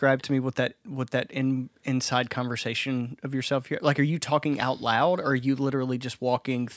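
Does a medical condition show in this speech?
No.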